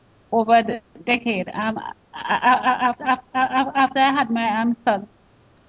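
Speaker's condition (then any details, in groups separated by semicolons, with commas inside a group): Stuttering; stuttering since childhood, familial, father Thomas and an aunt stutter, only one of father's seven children affected; stutters on own first name, uses substitute name, stutters more when upset, feels panic when stuttering; repeated sounds, prolonged sounds, blocks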